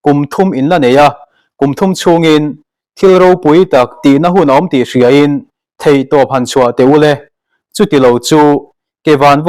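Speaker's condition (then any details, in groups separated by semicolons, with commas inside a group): No condition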